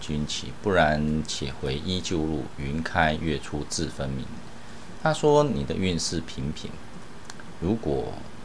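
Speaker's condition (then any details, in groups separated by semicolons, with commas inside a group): No condition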